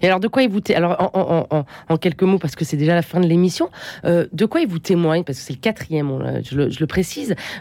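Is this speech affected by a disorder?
No.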